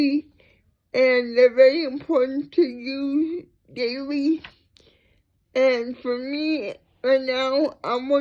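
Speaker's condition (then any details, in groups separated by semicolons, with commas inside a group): Cerebral palsy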